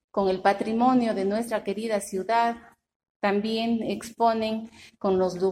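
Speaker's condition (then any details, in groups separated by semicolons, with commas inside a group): No condition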